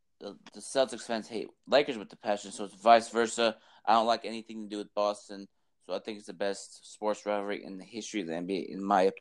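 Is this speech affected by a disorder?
No.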